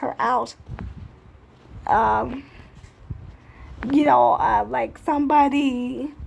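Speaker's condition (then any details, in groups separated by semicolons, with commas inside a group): Cerebral palsy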